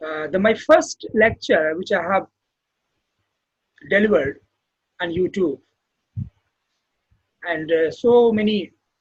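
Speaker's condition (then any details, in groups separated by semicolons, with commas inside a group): No condition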